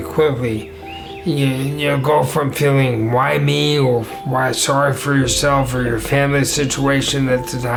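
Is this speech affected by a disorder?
Yes: ALS; 7 years after onset.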